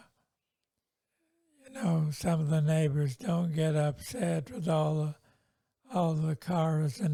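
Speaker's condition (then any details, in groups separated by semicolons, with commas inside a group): Multiple sclerosis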